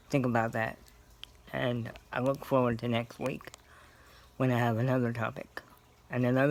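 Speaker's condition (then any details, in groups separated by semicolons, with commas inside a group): Cerebral palsy; scoliosis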